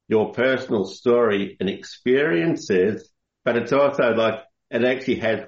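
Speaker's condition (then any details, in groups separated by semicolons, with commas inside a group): No condition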